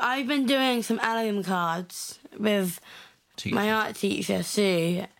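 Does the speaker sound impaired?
Yes: Down syndrome.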